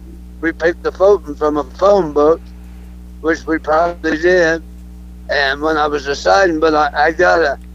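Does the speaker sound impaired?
Yes: throat cancer; throat cancer over last couple of years; cancer survivor, alive and well; speech not the best as result of throat cancer, may sound drunk, quit podcasts over it.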